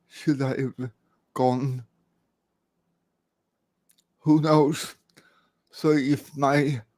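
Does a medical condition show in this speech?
Yes: cerebral palsy; present from birth.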